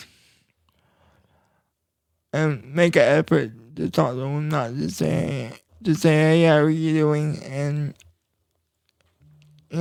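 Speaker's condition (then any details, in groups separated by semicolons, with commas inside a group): Cerebral palsy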